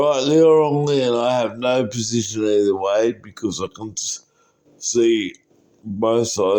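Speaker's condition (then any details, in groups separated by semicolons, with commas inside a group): Cerebral palsy; uses wheelchair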